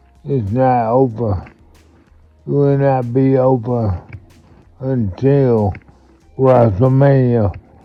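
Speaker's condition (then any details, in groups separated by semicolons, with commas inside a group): Multiple sclerosis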